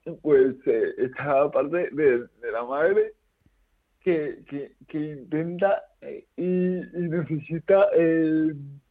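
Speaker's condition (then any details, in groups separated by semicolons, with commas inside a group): Cerebral palsy; no intellectual disability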